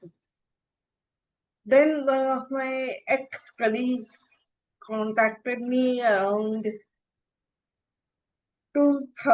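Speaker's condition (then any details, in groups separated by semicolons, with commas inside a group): Encephalitis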